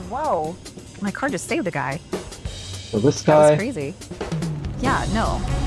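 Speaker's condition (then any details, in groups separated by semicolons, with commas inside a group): No condition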